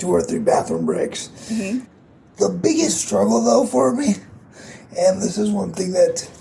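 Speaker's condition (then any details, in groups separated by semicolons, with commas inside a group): Cerebral palsy; voice audibly affected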